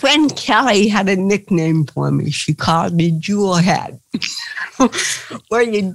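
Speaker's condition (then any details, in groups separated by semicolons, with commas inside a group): Cerebral palsy; since birth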